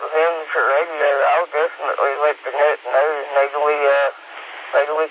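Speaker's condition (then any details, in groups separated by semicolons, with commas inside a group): Speech impediment; some phonetic words hard to get off tongue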